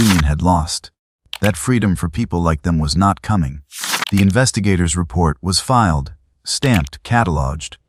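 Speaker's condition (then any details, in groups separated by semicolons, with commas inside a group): No condition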